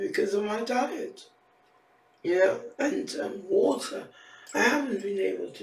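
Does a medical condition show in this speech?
Yes: facial palsy; can barely hear own speech.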